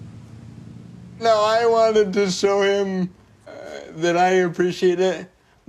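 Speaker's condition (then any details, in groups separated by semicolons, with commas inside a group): Cerebral palsy; doctors predicted may never speak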